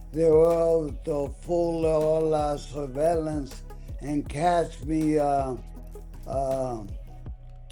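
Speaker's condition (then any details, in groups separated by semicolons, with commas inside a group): ALS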